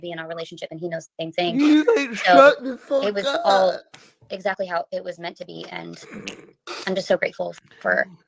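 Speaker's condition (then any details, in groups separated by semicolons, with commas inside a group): No condition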